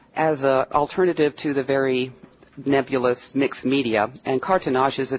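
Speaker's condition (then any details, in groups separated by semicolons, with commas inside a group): No condition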